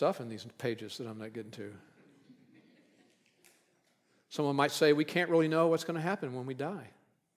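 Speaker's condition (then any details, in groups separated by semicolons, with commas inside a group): No condition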